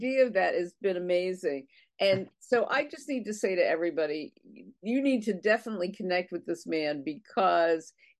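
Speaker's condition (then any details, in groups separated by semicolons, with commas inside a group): No condition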